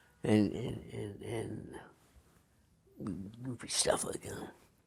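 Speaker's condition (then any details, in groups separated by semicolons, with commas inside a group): Parkinson's disease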